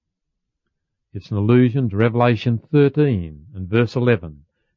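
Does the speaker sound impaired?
No.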